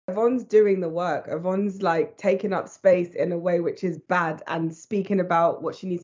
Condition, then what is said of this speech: None; typical speech.